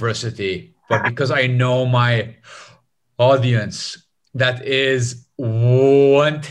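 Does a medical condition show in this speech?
Yes: stutter; lifelong stutter, breathing technique from speech course also done by Gareth Gates, joined Toastmasters; still stutters in six languages, controls stutter with breathing technique; debilitating stutter, avoided speaking about 25 years, stutter evident when speaking, pauses resemble internet lag; here prolonged sounds.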